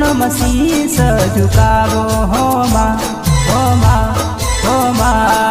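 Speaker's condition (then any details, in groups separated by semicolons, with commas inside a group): No condition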